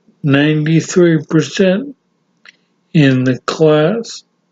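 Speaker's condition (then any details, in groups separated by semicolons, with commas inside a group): Severe brain injury; severe, ataxia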